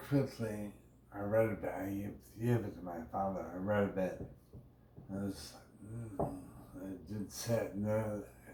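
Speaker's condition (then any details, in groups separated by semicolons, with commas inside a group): Brain injury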